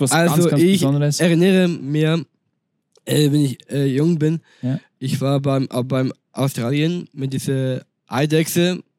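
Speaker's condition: Down syndrome; congenital

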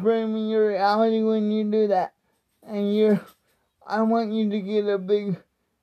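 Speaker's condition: Cerebral palsy; speech not affected by disability

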